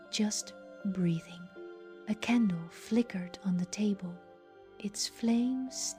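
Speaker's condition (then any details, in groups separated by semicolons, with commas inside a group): No condition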